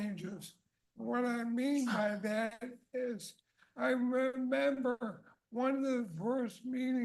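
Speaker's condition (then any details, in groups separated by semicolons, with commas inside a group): ALS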